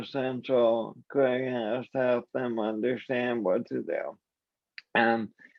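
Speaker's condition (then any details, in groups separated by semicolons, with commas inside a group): ALS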